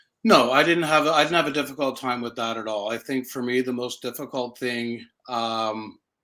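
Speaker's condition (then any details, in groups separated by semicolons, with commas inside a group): No condition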